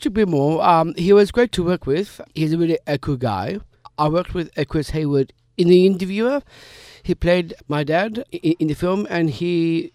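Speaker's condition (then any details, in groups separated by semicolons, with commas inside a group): Down syndrome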